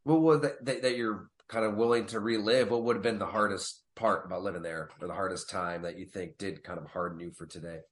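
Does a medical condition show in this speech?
No.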